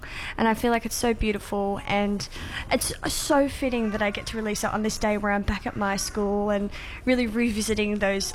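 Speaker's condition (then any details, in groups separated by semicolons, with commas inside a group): Cleft palate; congenital cleft palate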